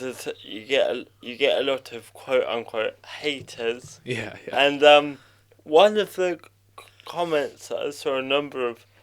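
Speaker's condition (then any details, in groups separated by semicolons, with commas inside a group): Cerebral palsy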